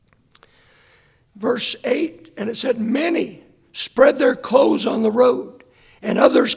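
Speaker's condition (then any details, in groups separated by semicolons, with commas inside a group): Hoarseness after vocal cord surgery; post-operative check on Monday good, vocal cords look straight, hoarseness remains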